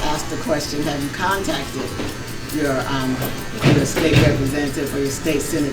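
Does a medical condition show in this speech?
No.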